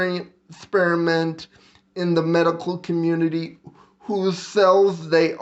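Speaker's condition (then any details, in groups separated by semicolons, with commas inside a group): Cerebral palsy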